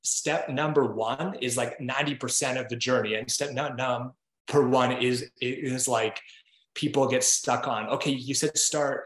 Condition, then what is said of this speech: Stuttering. And I went to speech therapy and now I'm sure you you can tell um, I still um, that's still something that I um, struggle with.